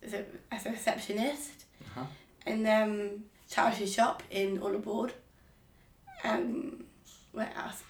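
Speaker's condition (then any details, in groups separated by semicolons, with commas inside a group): Down syndrome; Down syndrome since birth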